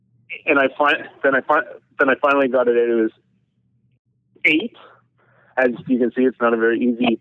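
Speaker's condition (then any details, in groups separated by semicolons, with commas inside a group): Stutter; stutter audible during interview; some words such as certain numbers impossible to say, long silent blocks; repeated sounds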